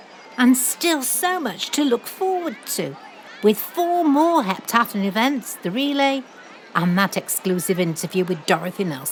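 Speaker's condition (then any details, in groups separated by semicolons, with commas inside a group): No condition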